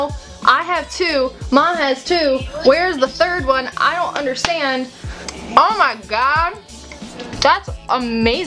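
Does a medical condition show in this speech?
No.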